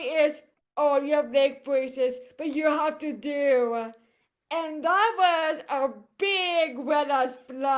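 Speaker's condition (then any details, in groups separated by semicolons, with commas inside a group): Cerebral palsy; voice affected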